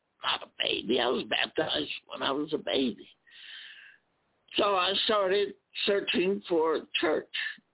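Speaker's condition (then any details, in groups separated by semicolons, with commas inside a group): Spasmodic dysphonia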